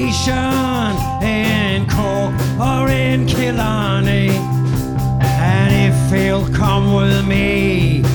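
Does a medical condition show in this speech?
No.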